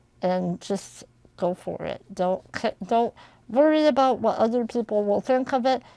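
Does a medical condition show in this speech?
Yes: spinal muscular atrophy.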